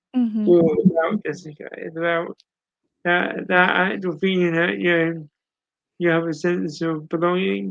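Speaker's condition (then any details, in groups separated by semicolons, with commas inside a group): Cerebral palsy; speech impairment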